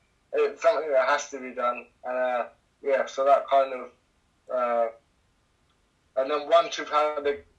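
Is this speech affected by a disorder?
Yes: cerebral palsy; trike from age 7-8.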